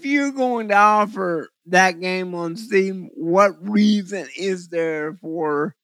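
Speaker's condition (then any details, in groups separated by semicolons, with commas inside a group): Cerebral palsy; eyes weird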